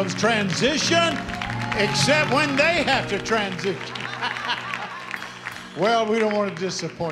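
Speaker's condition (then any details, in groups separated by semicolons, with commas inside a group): No condition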